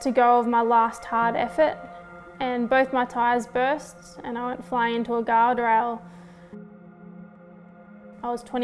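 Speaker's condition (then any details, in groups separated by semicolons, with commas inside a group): No condition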